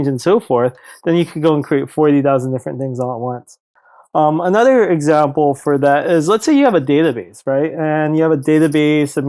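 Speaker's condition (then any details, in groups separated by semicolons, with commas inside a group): No condition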